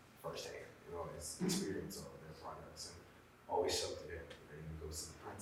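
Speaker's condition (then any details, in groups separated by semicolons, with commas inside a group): No condition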